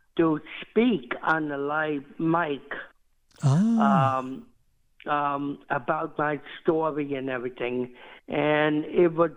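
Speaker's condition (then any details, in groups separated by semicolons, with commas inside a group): Cerebral palsy; later learned to walk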